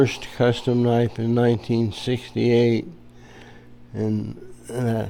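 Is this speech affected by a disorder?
Yes: Parkinson's disease; managed, under control.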